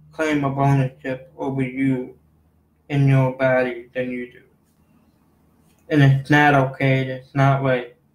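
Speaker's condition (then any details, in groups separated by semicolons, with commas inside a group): Cerebral palsy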